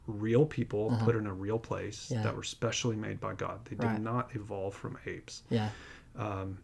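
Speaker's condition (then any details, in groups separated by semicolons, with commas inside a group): No condition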